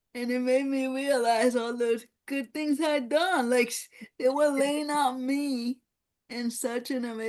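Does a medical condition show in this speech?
Yes: cerebral palsy.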